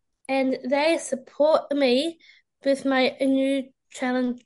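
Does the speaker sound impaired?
Yes: Down syndrome; age 26.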